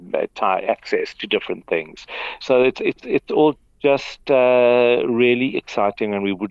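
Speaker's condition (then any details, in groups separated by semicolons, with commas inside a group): No condition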